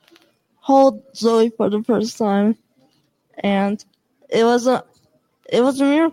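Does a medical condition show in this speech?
Yes: cerebral palsy and dystonia; from birth, born 3 months premature, lack of oxygen to cerebellum, with dystonia causing muscle stiffness; high school age.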